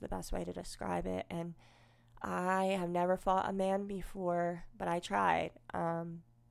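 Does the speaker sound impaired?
Yes: cleft lip and palate, unilateral.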